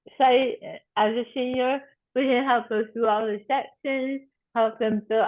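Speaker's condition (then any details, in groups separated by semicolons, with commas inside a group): Tongue cancer surgery and reconstruction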